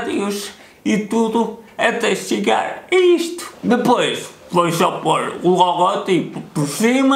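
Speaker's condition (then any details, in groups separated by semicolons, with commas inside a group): Cerebral palsy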